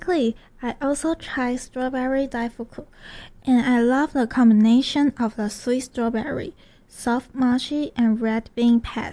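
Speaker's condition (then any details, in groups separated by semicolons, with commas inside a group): No condition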